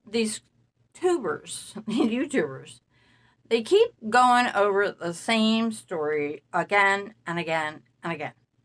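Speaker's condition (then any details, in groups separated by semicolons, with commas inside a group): No condition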